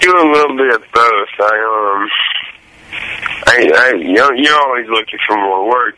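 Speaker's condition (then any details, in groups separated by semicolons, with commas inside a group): Cerebral palsy, mild; less stutter than the character portrayed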